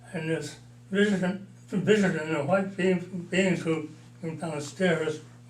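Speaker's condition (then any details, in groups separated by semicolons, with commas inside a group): Parkinson's disease, mild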